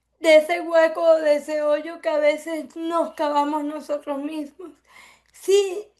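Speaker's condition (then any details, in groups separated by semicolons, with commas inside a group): Cerebral palsy; from birth; affects speech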